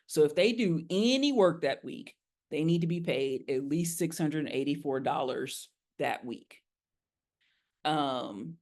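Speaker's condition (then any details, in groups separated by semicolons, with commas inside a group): No condition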